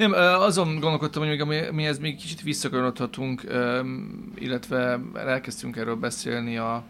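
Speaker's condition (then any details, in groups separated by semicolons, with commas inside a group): No condition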